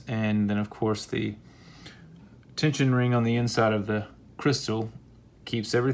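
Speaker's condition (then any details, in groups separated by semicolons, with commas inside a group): No condition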